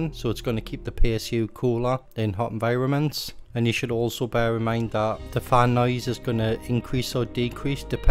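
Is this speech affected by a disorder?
No.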